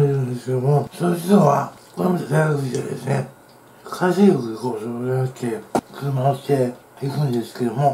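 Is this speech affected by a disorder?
Yes: tongue cancer, partial glossectomy.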